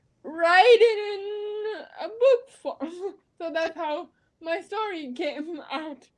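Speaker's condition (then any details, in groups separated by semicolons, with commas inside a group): Cerebral palsy; spasticity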